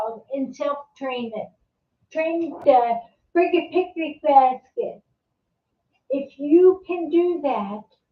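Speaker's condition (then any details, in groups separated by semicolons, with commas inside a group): Multiple sclerosis; secondary progressive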